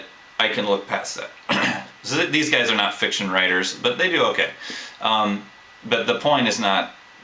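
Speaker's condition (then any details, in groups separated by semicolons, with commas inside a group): No condition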